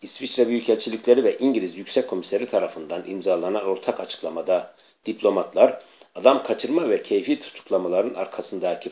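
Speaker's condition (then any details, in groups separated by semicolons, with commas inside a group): No condition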